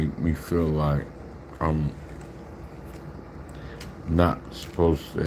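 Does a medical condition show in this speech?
Yes: slurred speech.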